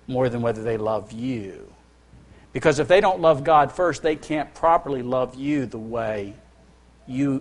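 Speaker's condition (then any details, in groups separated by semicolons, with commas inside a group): No condition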